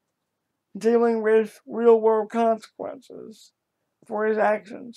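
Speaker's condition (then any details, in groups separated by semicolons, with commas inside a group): Cerebral palsy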